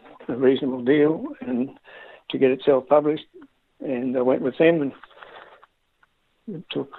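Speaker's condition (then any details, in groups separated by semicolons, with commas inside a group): Parkinson's disease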